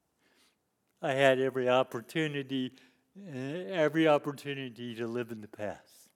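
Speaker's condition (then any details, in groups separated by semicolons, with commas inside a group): Cerebral palsy; lifelong disability since youth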